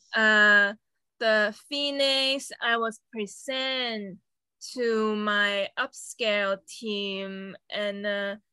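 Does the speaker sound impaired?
Yes: aphasia; with coma mentioned.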